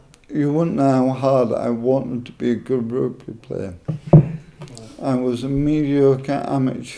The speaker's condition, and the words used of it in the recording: ALS (motor neuron disease). So when my voice box is, I put this on, put it on muscular atrophy setting, I can still talk.